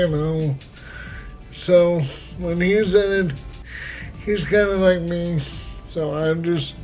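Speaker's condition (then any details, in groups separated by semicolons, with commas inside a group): Cerebral palsy, spastic, severe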